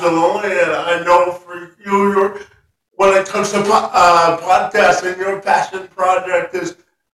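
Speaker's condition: Spastic quadriplegia cerebral palsy; present from birth, legs affected, cannot walk normally, attributed to insufficient oxygen

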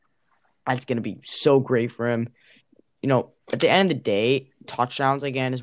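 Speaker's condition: No condition

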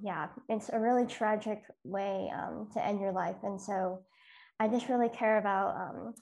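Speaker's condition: Cleft lip and palate

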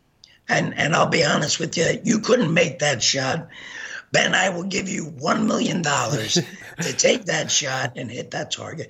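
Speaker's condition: Gunshot injury to voice box; face bullet ripped esophagus

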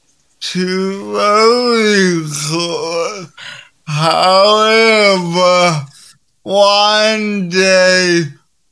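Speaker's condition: Cerebral palsy; present from birth

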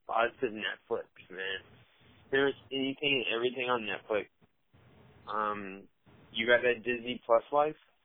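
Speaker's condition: Cerebral palsy, mild; had speech therapy

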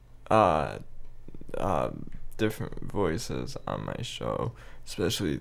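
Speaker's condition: Cerebral palsy, spastic quadriplegia; walking and exercise

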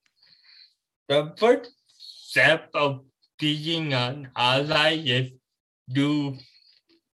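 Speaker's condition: Cerebral palsy

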